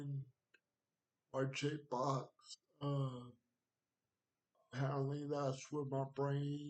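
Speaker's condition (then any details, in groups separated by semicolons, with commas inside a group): Cerebral palsy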